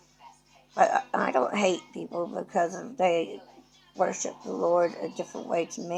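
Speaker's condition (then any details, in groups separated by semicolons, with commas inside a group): Cerebral palsy; present from birth, arthritic hips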